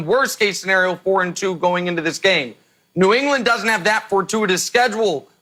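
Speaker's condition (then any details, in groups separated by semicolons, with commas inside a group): No condition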